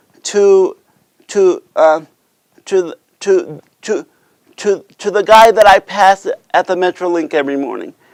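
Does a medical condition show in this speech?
Yes: cerebral palsy.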